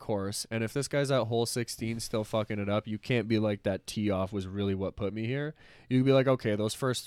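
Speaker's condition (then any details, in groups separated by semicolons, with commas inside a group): No condition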